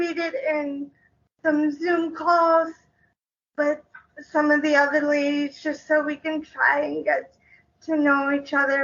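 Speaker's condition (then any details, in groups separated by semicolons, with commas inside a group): Cerebral palsy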